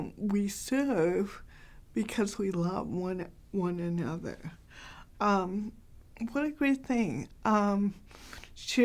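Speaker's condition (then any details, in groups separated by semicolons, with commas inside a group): Cerebral palsy, mild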